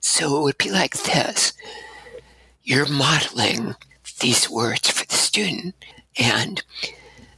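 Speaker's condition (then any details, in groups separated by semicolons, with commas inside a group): Abductor spasmodic dysphonia; voice lost shouting over rock music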